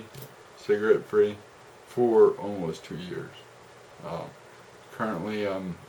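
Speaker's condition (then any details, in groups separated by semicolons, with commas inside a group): Cerebral palsy; affects gait and walking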